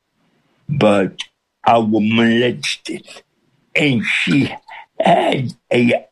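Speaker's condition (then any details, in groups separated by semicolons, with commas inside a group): Cerebral palsy with speech impediment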